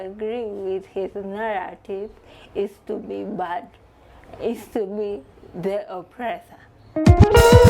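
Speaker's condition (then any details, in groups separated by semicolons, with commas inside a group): Cerebral palsy; from birth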